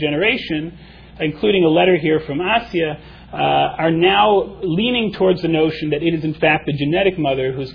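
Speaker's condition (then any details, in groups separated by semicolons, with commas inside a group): No condition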